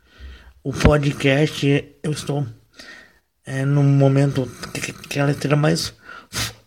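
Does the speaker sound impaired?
Yes: cerebral palsy, mild; voice mildly affected, occasional voice breaks.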